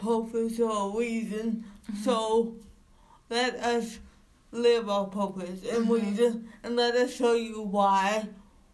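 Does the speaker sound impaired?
Yes: cerebral palsy; no wheelchair use, visible physical signs.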